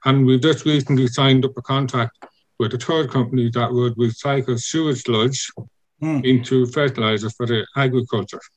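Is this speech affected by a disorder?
Yes: congenital deafness; born deaf, cause unknown, not hereditary, undiagnosed for about 12 months; wears two hearing aids, previously one while ear trained to aids; learned to speak via audiologists and speech therapist Jim from America, lip reading learned from Jim.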